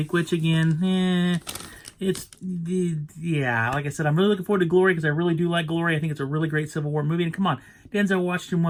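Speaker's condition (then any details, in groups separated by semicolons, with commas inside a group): No condition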